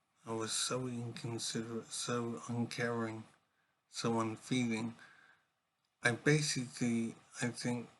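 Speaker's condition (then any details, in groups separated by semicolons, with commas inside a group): Brain injury; severe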